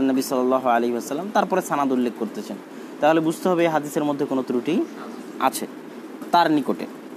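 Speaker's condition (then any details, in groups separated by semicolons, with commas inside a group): No condition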